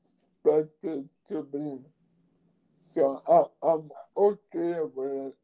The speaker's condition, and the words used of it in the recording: ALS (motor neuron disease). So I want you, the audience, to pay very close attention to what he's saying, because his voice box is going and he sludges a little when he speaks.